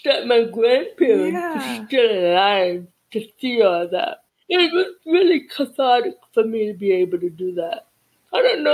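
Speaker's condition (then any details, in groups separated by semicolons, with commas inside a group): Cerebral palsy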